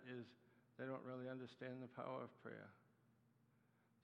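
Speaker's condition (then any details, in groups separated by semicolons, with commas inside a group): Parkinson's disease; Parkinson's attacks muscles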